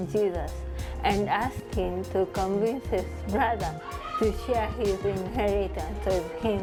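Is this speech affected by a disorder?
Yes: cerebral palsy; from birth.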